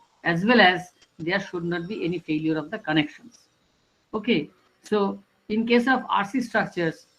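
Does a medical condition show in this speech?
No.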